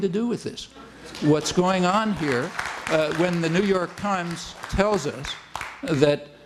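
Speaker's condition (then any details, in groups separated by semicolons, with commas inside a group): No condition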